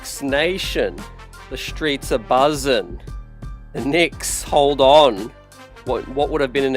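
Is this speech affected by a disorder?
No.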